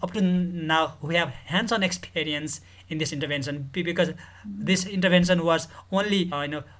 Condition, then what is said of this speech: Stuttering. I explained to you, it might be maybe a difficulty for your listener to listen to me.